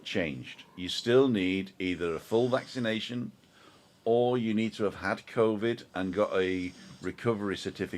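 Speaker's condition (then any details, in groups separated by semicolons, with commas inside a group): No condition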